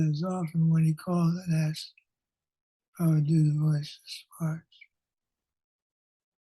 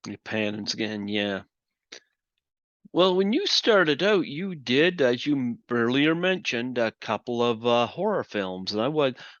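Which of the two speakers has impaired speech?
The first: Parkinson's disease; progressing; lost former character voice.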